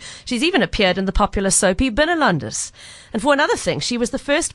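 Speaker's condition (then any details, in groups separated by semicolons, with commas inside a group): No condition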